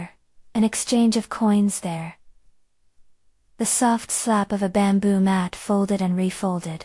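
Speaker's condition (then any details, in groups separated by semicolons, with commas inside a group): No condition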